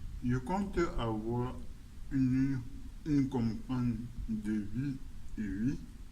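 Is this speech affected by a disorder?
Yes: cerebral palsy.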